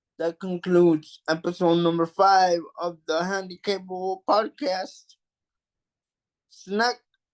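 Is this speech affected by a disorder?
Yes: cerebral palsy; mild.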